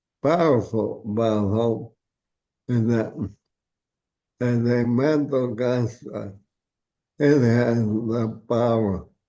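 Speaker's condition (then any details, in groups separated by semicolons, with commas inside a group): ALS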